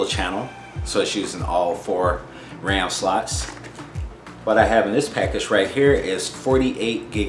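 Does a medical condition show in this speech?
No.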